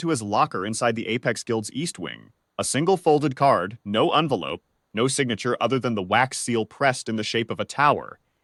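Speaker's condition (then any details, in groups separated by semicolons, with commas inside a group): No condition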